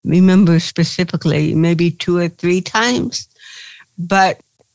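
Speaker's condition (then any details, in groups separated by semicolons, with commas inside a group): Cerebral palsy; since birth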